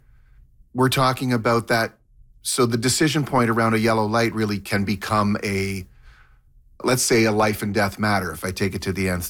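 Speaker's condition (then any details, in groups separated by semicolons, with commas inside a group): No condition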